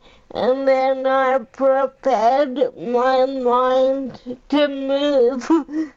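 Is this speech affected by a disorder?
Yes: cerebral palsy; uses a power chair.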